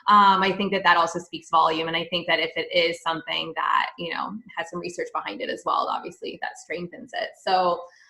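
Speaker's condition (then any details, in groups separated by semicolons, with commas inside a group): No condition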